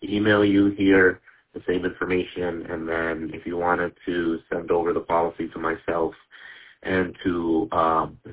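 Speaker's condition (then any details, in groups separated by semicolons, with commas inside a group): No condition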